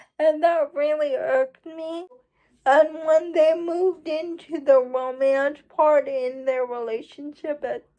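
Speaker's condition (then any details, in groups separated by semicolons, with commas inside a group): Cerebral palsy; uses wheelchair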